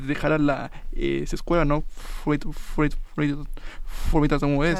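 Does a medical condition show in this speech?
Yes: stuttering; covert stuttering noticed around age 11 to 12, sought psychiatrists, black magic, then programa Maguire; three-day intensive with breathing techniques, still stutters, working toward full control; formerly hid with word substitution, tricks, evasions, fillers, worse under tension, now uses technique; here repeated sounds, prolonged sounds.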